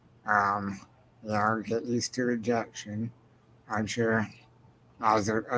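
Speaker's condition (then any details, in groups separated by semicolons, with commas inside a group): Spinal muscular atrophy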